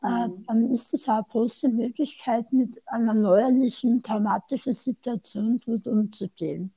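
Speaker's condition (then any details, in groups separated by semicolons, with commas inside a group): Speech impairment after tongue cancer, mild; aggressive right tongue-margin cancer into mouth arch at 48, 17-hour surgery, neck dissection, chemoradiotherapy; about 8.5 years after tongue cancer treatment; slightly limited, tends to speak fast, sometimes unclear, Austrian dialect, hard to understand without seeing face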